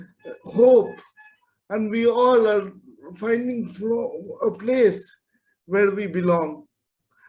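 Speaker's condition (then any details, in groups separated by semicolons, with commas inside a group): Cerebral palsy; from birth, whole body movement affected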